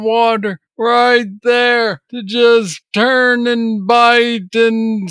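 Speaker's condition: Parkinson's disease; slurred words when off

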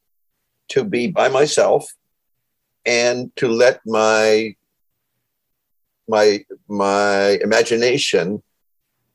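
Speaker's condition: Stuttering; repeated sounds, repeated words

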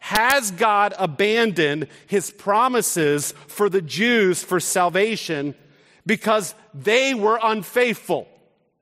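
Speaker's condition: No condition

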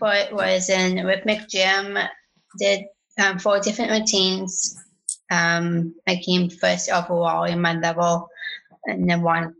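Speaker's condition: Down syndrome; adult woman

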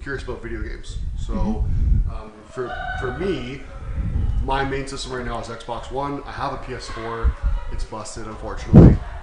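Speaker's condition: No condition

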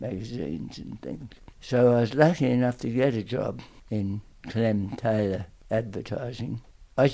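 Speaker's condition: Tongue cancer; aggressive tongue cancer, radiotherapy and chemotherapy, stomach feeding tube for swallowing problems after treatment; speech and swallowing problems persist to a certain extent; lasting speech and swallowing problems, still present to a certain extent

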